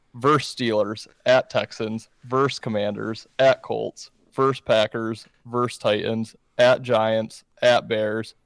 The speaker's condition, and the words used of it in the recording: No condition.